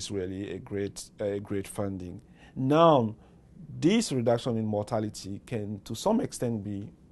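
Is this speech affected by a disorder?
No.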